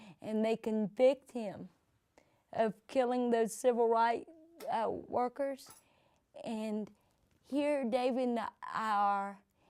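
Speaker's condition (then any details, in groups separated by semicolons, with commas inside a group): Cerebral palsy; present from birth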